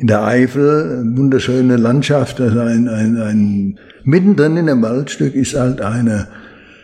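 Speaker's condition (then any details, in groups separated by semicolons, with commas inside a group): Parkinson's disease; Parkinson's disease diagnosed about 20 years ago, slowed movements, limits daily routine, needs much training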